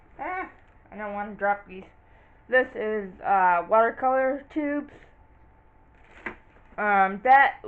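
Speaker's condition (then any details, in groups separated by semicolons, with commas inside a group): Cerebral palsy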